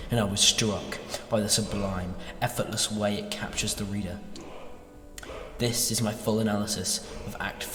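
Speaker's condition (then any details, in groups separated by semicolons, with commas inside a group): No condition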